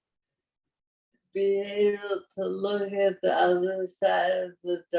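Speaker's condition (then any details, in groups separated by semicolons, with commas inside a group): Parkinson's; voice weaker than before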